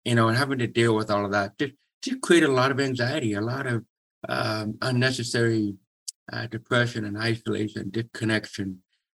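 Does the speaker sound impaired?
Yes: severe to profound hearing loss; congenital severe to profound hearing loss, identified near age 2, two deaf uncles, hearing aids since early childhood; Starkey Genesis AI rechargeable hearing aids with streaming, Starkey wearer since 2000; speech language therapy programs in childhood, relied on lip reading when aids failed.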